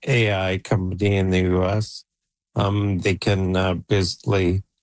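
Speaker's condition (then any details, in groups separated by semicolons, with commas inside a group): ALS; onset 2022 with left leg freezing, age 48, Neuralink N1 brain implant since May; progressing, voice declining, N1 implant about three months, controls computer by thought; voice deteriorating, voice banked with 11 Labs AI, future speech via Neuralink-controlled computer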